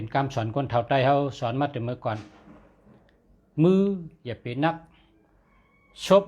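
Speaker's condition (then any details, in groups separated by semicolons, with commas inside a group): No condition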